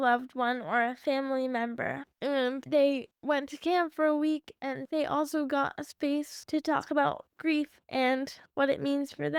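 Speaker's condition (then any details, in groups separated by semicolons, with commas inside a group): Cerebral palsy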